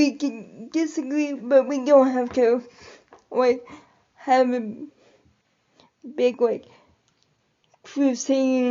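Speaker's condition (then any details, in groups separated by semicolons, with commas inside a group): Cerebral palsy; quadriplegic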